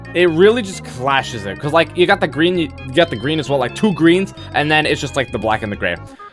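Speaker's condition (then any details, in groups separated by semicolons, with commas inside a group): No condition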